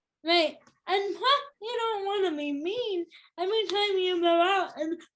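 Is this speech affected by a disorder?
Yes: cerebral palsy, spastic.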